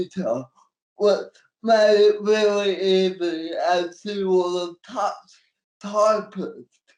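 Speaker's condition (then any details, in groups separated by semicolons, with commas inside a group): Cerebral palsy; since birth, physical disability only, manual wheelchair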